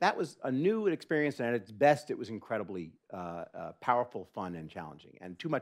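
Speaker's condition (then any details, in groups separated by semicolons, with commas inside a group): No condition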